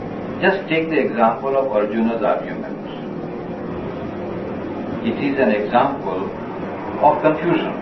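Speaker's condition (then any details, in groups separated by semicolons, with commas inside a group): No condition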